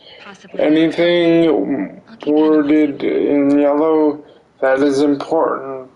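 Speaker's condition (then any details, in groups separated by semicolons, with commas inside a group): Cerebral palsy; limbs affected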